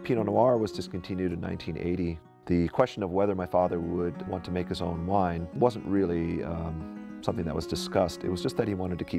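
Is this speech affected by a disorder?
No.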